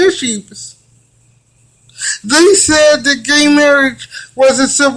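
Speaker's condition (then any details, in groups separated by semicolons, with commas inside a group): Cerebral palsy; from birth; physical therapy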